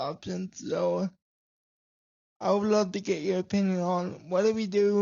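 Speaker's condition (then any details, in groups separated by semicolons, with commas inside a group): Cerebral palsy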